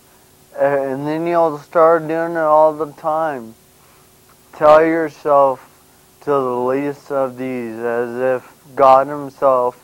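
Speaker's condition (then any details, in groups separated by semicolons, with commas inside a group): Brain injury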